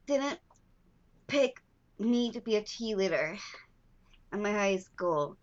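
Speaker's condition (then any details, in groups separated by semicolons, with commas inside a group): Down syndrome; walked later than other children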